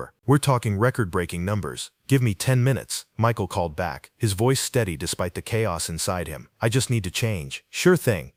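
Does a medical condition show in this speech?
No.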